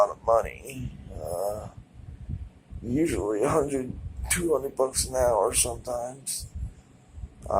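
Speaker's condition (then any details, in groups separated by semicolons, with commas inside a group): Cerebral palsy; present since birth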